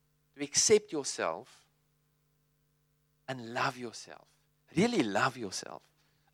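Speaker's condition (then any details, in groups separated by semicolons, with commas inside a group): No condition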